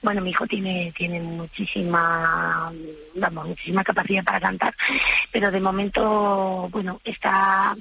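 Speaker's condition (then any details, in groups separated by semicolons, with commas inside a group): Vocal fold nodules; two vocal fold nodules, forbidden to sing but keeps performing, heavy voice use singing and training; voice worn after five gigs Friday to Sunday, propolis and licorice remedy, planning silence cure; voice broken and hoarse, breaks with heavy singing, falls back on Bonnie Tyler, Joaquín Sabina styles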